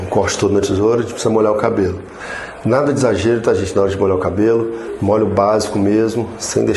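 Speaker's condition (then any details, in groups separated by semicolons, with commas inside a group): No condition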